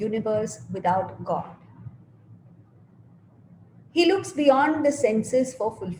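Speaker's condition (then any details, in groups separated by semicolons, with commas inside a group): No condition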